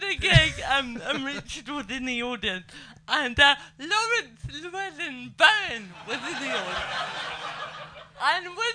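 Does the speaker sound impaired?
Yes: cerebral palsy; slow walking, poor handwriting; able to speak and move.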